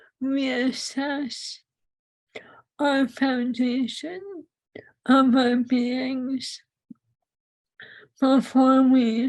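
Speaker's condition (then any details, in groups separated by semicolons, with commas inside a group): ALS; swallowing lost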